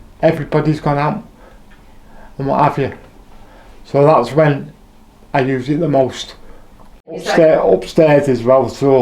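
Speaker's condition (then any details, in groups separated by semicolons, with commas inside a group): Cerebral palsy; since birth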